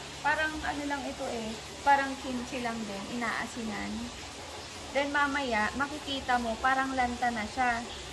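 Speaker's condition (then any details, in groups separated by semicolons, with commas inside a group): No condition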